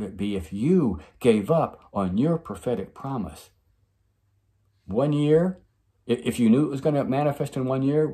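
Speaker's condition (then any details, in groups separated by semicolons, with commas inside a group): No condition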